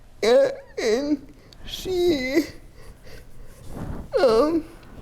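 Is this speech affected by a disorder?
Yes: cerebral palsy, athetoid, severe; speech can be hard to understand, speech therapy.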